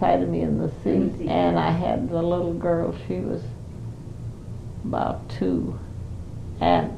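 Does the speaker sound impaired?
Yes: Parkinson's; Parkinson's for 5 years.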